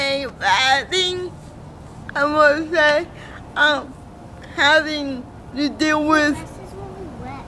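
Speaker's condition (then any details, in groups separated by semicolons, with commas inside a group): Cerebral palsy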